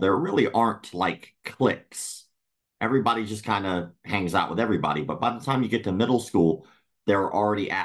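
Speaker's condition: Cleft lip and palate; present from birth

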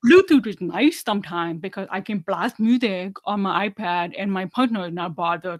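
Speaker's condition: Deafness, severe

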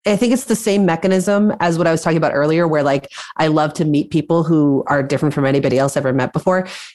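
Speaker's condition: No condition

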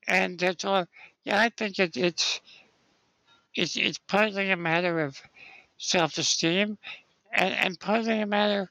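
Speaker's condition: Spinal muscular atrophy; lifelong wheelchair use

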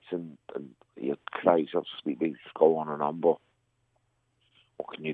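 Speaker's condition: No condition

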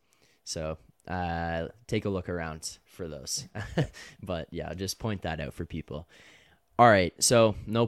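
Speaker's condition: No condition

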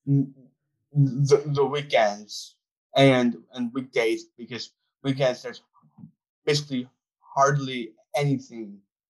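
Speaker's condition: Down syndrome; gave TEDx talk

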